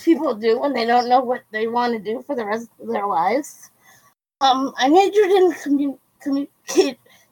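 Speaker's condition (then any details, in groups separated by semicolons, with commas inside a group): Cerebral palsy; quadriplegic, wheelchair user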